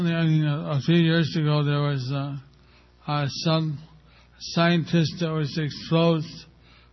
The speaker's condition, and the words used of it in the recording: Stroke. I think I was introduced by Suhas, who the gentleman president, but I had a stroke about a year ago, and so half of my face is paralyzed.